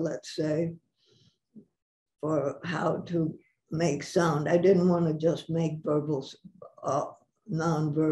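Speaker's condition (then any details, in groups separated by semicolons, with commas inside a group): Parkinson's; about six years since onset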